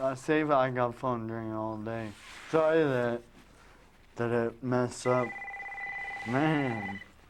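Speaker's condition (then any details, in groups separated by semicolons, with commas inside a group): Traumatic brain injury; now talking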